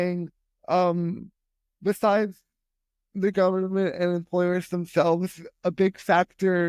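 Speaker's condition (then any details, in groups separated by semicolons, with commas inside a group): Spastic quadriplegic cerebral palsy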